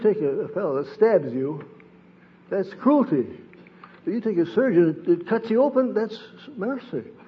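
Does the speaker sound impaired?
Yes: Parkinson's disease; diagnosed while wife was dying of cancer, lost balance and body coordination; sleep disrupted, wakes around 3 am unable to return to sleep.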